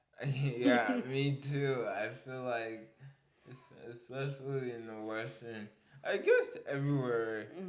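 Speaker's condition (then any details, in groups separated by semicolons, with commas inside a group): Cerebral palsy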